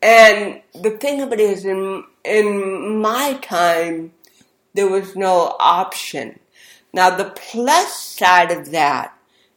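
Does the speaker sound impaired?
Yes: cerebral palsy; very slurred speech as a child from cerebral palsy plus hearing impairment.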